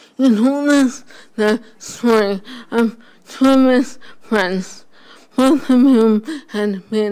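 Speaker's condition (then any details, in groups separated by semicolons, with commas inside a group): Primary lateral sclerosis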